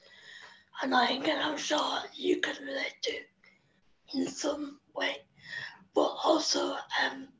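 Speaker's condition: Spastic quadriplegic cerebral palsy; agency carers assist getting up and going to bed

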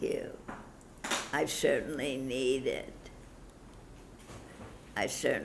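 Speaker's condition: Parkinson's disease; followed own path

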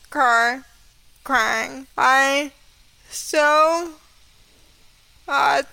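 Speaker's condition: ALS; diagnosed at about age 33, quickly progressed to walking with cane, recumbent three-wheel trike pedaled with feet; over 8 years since diagnosis

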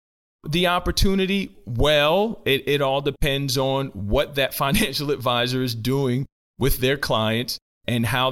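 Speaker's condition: No condition

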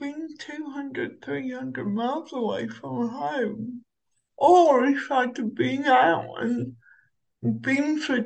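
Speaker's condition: Cerebral palsy; uses Omeo wheelchair

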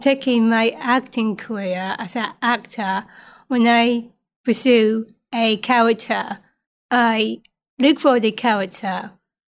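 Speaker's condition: Down syndrome; from birth

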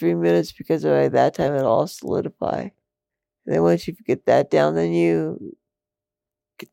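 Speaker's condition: Multiple system atrophy; diagnosed 2015 after six doctors, about four years, lungs and muscles atrophying; bedbound since shortly after Christmas, about four years since onset, planning medical aid in dying; brain does not signal breathing, must consciously blink, still talking, expects to lose voice

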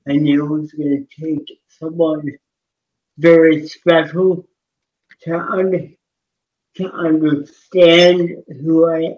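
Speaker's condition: Cerebral palsy; from birth, stuck in mother's birth canal, oxygen loss, off balance and coordination, wheelchair user, childhood therapy; big speech impediment, called his accent, understandable after familiarity

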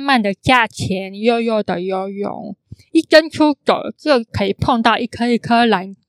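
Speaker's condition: Congenital hearing impairment, congenital cochlear underdevelopment; cochlea missing one turn

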